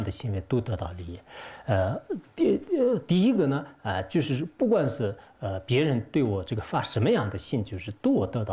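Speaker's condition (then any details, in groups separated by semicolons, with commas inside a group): No condition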